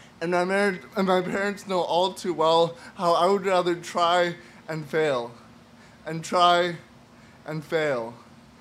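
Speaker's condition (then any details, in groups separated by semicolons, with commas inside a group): Cerebral palsy; from birth, mild, birth brain injury, spastic, affects hands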